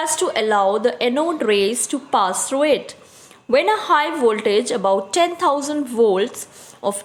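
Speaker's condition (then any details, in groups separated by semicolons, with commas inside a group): No condition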